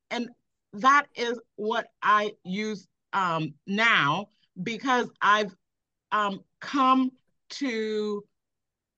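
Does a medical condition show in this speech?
Yes: aphasia after stroke; cause stroke; seeing a therapist, keeps talking to improve; comprehends well but cannot repeat, viewer describes speech as clear.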